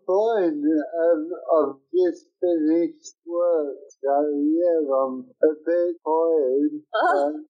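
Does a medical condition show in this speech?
Yes: cerebral palsy; from birth, caused by lack of oxygen to the brain.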